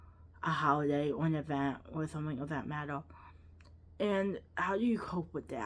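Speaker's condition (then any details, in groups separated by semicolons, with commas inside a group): Cerebral palsy, quadriplegic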